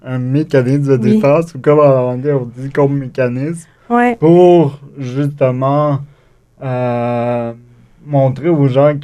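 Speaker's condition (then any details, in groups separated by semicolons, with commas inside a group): Cerebral palsy; acquired, wheelchair user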